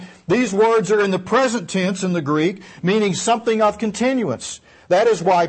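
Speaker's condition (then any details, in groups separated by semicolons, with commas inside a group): No condition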